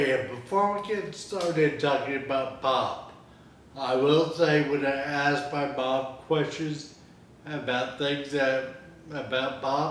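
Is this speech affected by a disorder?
Yes: Friedreich ataxia; inherited.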